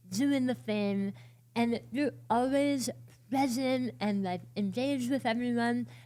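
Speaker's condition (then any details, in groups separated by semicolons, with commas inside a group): Oral cancer, partial glossectomy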